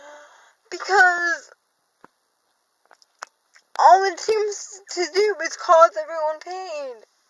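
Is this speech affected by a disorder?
Yes: cerebral palsy; from birth, affects walking.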